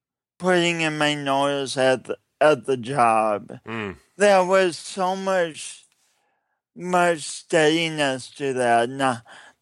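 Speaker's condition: Cerebral palsy; cerebral palsy from birth

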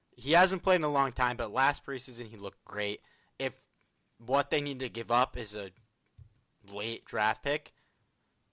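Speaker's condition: No condition

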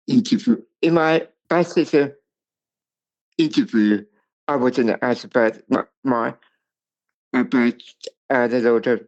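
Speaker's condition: Cerebral palsy; speech impairment

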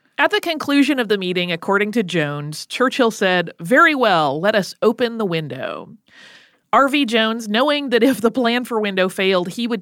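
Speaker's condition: No condition

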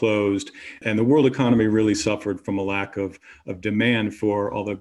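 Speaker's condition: No condition

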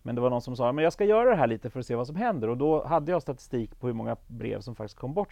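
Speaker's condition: No condition

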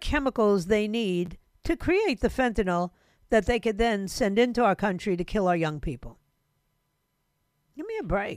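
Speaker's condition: No condition

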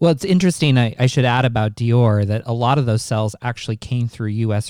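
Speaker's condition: No condition

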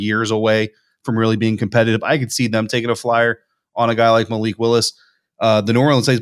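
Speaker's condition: No condition

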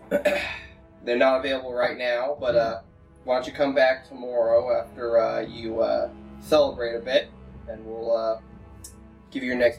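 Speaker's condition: No condition

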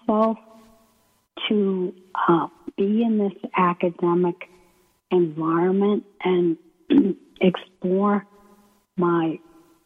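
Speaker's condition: ALS; slowing

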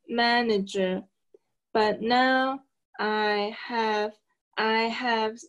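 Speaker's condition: Aphasia; speaking hard, reading, writing and listening easy

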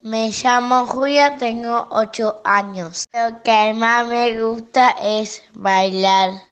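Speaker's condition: Williams syndrome; genetic cause, diagnosed in infancy, confirmed by genetic studies, geneticist at Posadas recommended; age 8

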